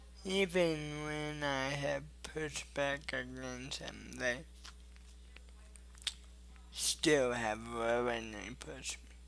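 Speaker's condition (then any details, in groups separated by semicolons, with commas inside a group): Cerebral palsy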